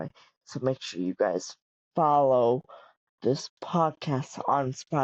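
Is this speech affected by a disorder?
Yes: cerebral palsy; wheelchair user.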